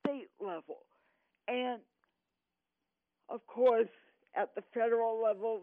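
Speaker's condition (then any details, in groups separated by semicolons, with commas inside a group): Cerebral palsy; since birth; 18 years of speech therapy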